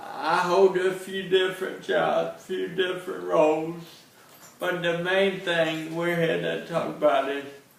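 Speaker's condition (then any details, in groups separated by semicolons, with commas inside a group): Cerebral palsy; since birth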